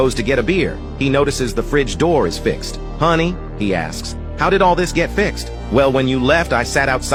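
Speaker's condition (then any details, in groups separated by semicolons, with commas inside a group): No condition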